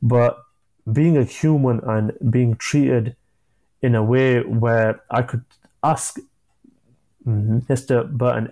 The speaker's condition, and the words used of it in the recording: Stuttering. That, like, I'm not a fluent speaker.